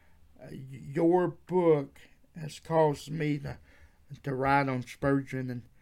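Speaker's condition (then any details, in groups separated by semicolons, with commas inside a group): Cerebral palsy; wheelchair user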